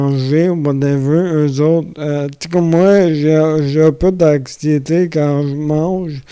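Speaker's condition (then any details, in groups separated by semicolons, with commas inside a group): Amyotrophic lateral sclerosis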